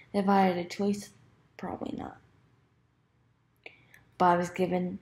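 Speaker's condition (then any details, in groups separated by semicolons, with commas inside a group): Cerebral palsy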